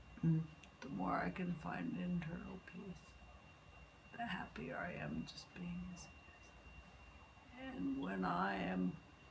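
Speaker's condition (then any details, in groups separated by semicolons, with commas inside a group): Multiple sclerosis; legs and arms affected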